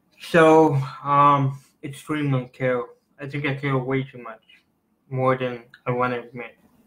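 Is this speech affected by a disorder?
Yes: cerebral palsy.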